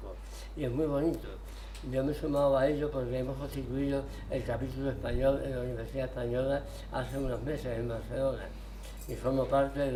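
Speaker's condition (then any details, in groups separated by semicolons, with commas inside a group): Tongue cancer, partial glossectomy; over 25 years since cancer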